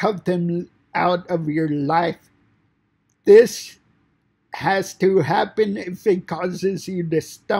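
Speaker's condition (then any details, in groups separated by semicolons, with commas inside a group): Cerebral palsy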